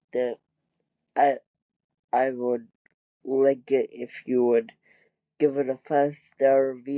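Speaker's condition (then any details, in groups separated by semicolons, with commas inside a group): Cerebral palsy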